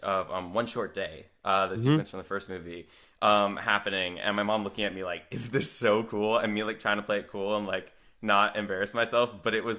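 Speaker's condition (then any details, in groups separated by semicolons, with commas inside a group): No condition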